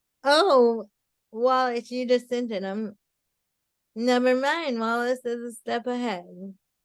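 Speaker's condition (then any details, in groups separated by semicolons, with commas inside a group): Cerebral palsy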